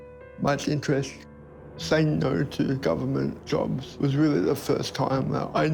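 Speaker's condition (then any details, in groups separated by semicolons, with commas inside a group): Cerebral palsy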